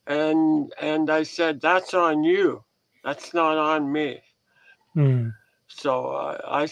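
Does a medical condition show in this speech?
Yes: head and neck cancer surgery; large tumor removed from side of neck, reconstructive surgery, crooked head since; survivor, about 14 years since diagnosis, 43% five-year survival odds then; ongoing throat challenges.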